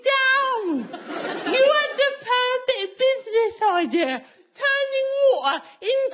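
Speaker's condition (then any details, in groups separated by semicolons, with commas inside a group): Cerebral palsy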